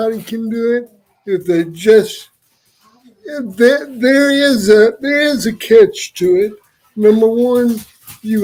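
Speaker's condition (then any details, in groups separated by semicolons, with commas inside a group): Cerebral palsy; wheelchair user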